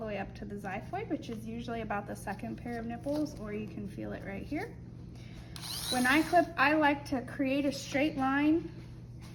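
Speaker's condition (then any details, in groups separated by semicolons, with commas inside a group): No condition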